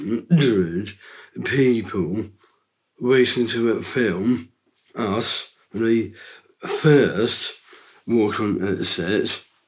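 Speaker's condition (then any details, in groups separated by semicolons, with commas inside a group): Down syndrome; three copies of chromosome 21, from birth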